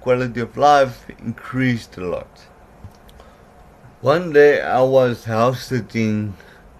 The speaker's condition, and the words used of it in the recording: Cerebral palsy. So when my mouth gets tired of speaking, there is some words that I can't pronounce.